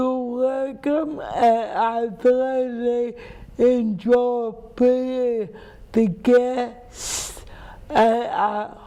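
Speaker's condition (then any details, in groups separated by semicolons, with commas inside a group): Cerebral palsy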